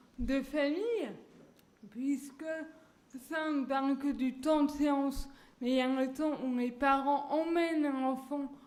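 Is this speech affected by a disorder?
Yes: cerebral palsy.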